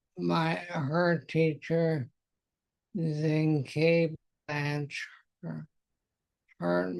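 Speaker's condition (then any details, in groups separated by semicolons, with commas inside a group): Multiple sclerosis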